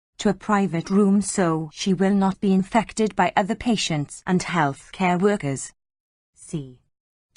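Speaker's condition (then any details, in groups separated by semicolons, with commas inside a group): No condition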